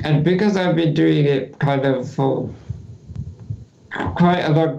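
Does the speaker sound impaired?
Yes: Duchenne muscular dystrophy; lifelong, about 28 years, full-time wheelchair user, good finger ability with right technology and positioning; on ventilator to help breathing, uses programmable mouse and game controller.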